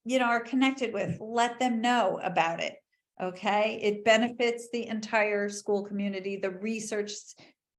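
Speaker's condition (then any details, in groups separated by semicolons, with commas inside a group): No condition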